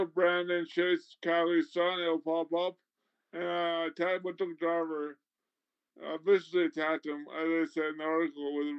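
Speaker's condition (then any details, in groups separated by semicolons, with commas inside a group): Traumatic brain injury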